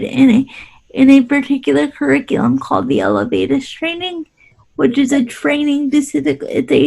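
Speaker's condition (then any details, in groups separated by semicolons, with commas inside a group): Cerebral palsy; quadriplegic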